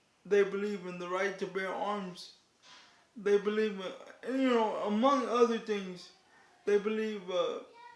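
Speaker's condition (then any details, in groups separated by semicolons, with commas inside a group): Cerebral palsy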